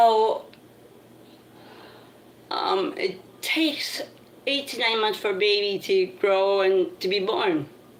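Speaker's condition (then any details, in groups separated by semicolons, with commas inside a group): Cerebral palsy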